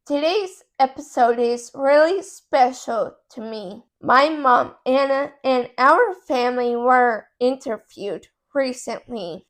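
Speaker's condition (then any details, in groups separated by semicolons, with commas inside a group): Cerebral palsy; affects muscles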